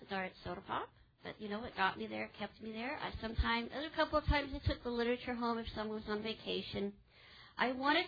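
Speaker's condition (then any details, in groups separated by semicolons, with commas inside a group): Cleft palate; congenital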